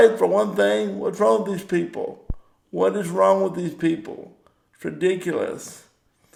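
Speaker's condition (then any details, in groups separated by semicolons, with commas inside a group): Cerebral palsy; power wheelchair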